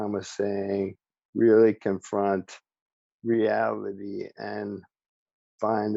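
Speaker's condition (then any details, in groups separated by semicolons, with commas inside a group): ALS; speech still preserved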